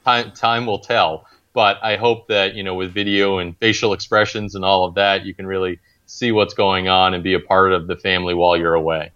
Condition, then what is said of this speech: None; typical speech.